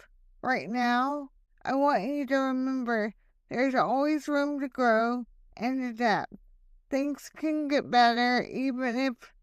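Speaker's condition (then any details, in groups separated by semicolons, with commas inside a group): Hemiplegic cerebral palsy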